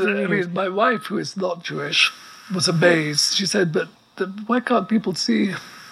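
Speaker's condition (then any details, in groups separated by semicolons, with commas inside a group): ALS; progressive neuromuscular illness, effectively quadriplegic, paralyzed from neck down, wheelchair within six months of diagnosis; very weak voice needing amplifier, respirator audible in background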